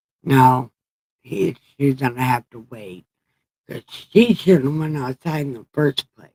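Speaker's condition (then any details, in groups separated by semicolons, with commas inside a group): Brain injury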